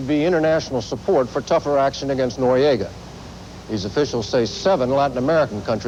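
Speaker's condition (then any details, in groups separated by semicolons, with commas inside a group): No condition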